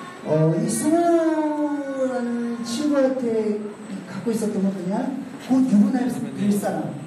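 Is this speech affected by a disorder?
No.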